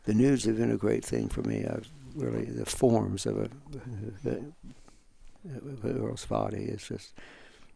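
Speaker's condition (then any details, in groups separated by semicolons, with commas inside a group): Parkinson's; on medication under Dr. Fawn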